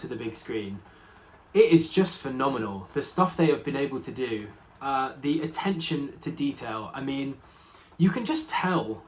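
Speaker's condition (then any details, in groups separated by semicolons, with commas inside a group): No condition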